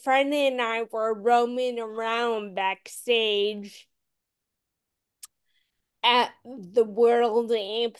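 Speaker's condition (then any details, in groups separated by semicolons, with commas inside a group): Friedreich's ataxia; walking difficulty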